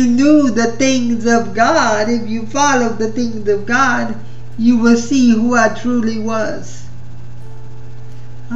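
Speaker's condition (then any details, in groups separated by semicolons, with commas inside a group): Spastic cerebral palsy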